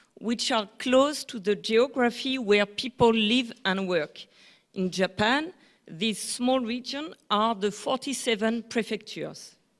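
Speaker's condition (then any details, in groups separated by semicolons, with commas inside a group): No condition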